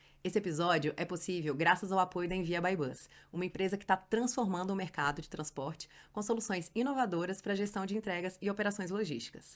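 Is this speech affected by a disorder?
No.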